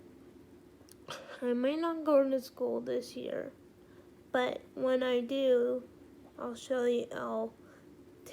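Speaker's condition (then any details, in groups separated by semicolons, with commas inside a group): Cerebral palsy, spastic quadriplegic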